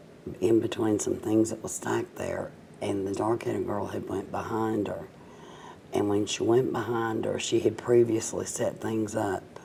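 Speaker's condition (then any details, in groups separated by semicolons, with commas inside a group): Cerebral palsy, mild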